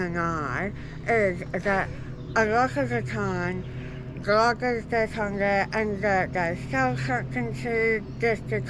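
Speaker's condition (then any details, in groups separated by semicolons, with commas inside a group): Jaw cancer surgery; jaw cancer, 16-hour surgery, tracheostomy, peg feeding, 35 radiation treatments; no speech with tracheostomy, speaks since removal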